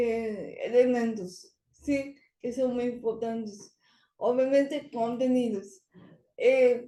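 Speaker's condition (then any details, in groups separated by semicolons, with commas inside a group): Cerebral palsy; speech not very good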